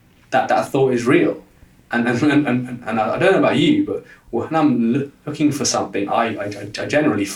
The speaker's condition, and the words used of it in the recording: Stuttering. And yeah, sure, I do still sometimes experience stuttering, but it doesn't carry the same heavy burden that it used to.